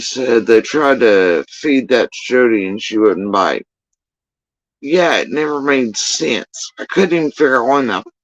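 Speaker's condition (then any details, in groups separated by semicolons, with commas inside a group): Facial paralysis after surgery; tongue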